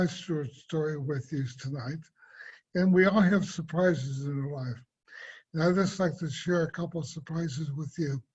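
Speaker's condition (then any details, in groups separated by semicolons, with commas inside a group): Cerebral palsy; affects speech and swallowing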